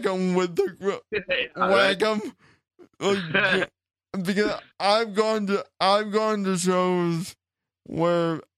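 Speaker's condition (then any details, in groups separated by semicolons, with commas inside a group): Cerebral palsy; since childhood, wheelchair user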